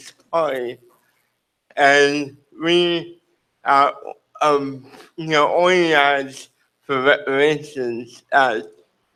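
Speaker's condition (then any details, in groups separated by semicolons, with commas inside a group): Cerebral palsy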